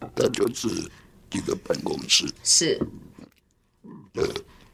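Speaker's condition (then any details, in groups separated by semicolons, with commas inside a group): Laryngectomy for hypopharyngeal cancer; total laryngectomy for stage four hypopharyngeal cancer diagnosed at 45, smoker since junior high; hoarse voice before diagnosis, voice lost after surgery, 1.5 years to say own name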